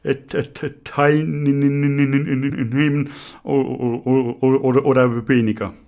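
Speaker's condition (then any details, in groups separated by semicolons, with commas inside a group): Stuttering; developmental, lifelong, possibly inherited, father stuttered, brother fluent, logopedic speech therapy, constant since second grade; frequent whole-word and part-word repetitions, filler äh; repeated sounds, prolonged sounds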